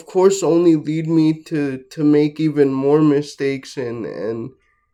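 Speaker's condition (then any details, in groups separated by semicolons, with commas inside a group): Cerebral palsy, mixed, mild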